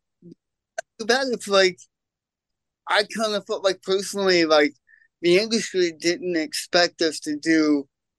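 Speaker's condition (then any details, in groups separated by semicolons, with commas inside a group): Cerebral palsy; congenital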